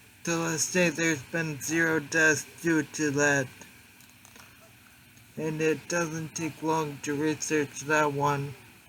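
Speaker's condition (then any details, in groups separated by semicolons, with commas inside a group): Traumatic brain injury; car accident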